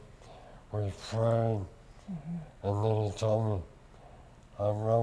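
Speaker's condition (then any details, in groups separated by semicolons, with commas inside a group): Lou Gehrig's disease; tracheostomy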